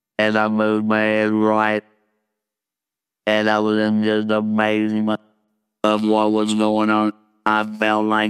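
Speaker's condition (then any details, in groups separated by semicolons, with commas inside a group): Laryngectomy, total laryngectomy with electrolarynx; robotic electric wand voice, hard to understand at first, talking effortful, wand not hard to learn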